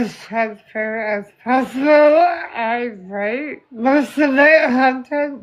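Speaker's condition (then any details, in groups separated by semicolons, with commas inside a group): Spinal muscular atrophy type 2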